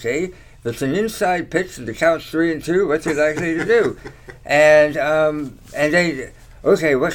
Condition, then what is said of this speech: Tongue cancer surgery. Anyway, I can talk okay. There's a slight slur.